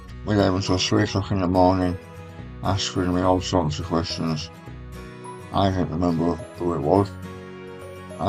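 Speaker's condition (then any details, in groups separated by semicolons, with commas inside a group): Stage 4 tongue cancer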